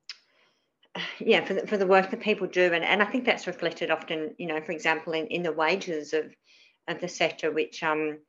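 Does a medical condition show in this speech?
Yes: cleft palate; spoke differently as child.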